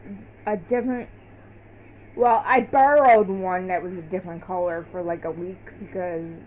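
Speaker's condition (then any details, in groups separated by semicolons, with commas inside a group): Cerebral palsy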